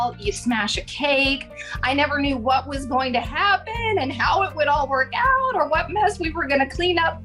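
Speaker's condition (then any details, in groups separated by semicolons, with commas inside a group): No condition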